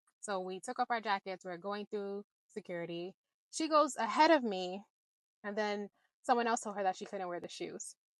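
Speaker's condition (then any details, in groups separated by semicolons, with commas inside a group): No condition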